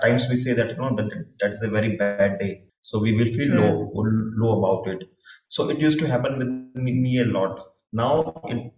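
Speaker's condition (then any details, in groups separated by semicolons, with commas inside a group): Stuttering; childhood onset, talked little while growing up, stopped avoiding stuttering in last 18-20 months; full acceptance of stuttering, public speaker, better at articulating views with more speaking exposure; variable, some situations without stuttering, stutters a lot in some social settings; repeated sounds, blocks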